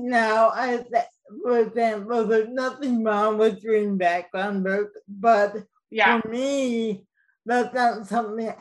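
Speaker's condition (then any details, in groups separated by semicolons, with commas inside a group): Cerebral palsy, mild; speech mildly affected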